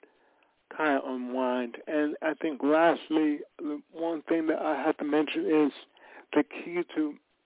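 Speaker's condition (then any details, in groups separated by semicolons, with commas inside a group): Cerebral palsy; from birth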